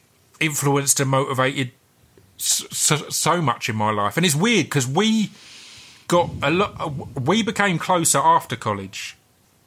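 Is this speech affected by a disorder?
Yes: stutter; stutters during recording, remarks on own stutter as it happens; stutter noticeable while presenting, breaks off mid-sentence; here repeated sounds, prolonged sounds.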